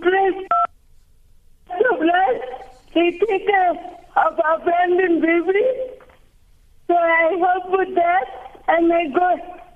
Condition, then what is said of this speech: Cerebral palsy. She lives with cerebral uh, palsy, and the condition, unfortunately unfortunately has also impaired her speech.